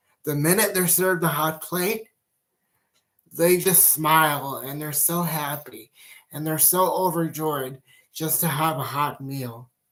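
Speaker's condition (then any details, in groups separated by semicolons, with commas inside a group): Cerebral palsy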